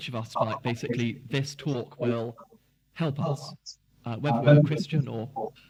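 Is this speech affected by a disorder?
No.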